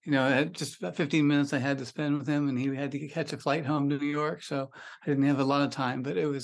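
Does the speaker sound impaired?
Yes: Parkinson's disease; onset at about 35, pinky tremor first, suspected perchlethrin exposure, UCSF deep brain stimulation, chest pacemaker; about 20 years since diagnosis, DBS a year ago controls dyskinesia, less medication, walking hard unmedicated.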